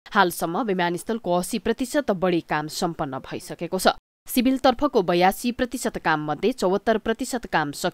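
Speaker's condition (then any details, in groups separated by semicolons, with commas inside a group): No condition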